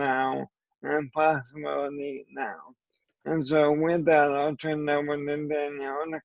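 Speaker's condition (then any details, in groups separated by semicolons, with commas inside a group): ALS; voice and hands affected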